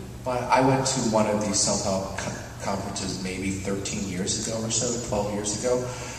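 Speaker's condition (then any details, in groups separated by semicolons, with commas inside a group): No condition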